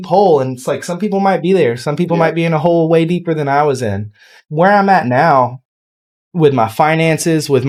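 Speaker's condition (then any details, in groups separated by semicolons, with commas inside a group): No condition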